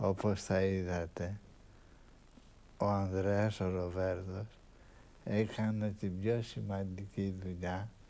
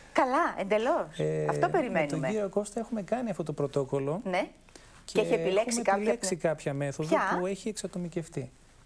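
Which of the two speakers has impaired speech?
The first: Parkinson's disease.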